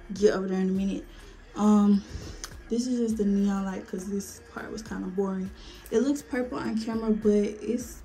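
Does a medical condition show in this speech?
No.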